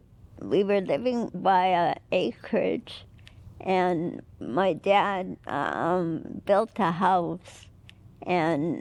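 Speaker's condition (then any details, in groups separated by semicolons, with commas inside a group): Cerebral palsy; with encephalitis; could not speak or move as child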